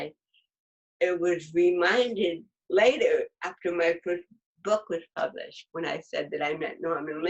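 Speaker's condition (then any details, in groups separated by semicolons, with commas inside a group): Cerebral palsy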